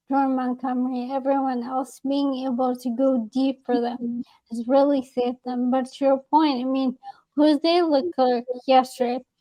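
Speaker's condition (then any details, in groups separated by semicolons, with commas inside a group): ALS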